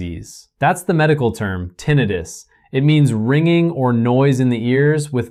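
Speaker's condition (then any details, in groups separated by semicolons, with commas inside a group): No condition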